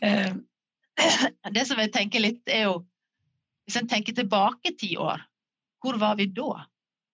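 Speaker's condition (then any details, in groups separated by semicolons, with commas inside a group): No condition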